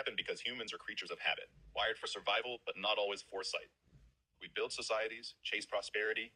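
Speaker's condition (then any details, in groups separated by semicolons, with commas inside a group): No condition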